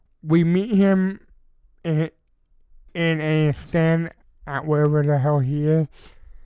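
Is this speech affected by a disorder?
Yes: cerebral palsy.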